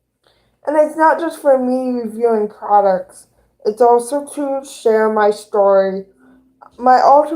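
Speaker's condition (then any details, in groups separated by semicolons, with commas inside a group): Cerebral palsy; both hands affected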